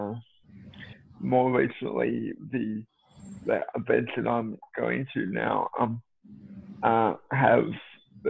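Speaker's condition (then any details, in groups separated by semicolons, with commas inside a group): Cerebral palsy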